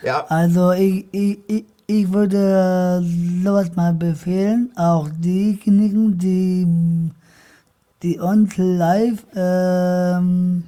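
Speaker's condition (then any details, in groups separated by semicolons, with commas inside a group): Down syndrome; trisomy 21, present from birth, operated right after birth in Hannover, back corset worn earlier; adult, 26 years old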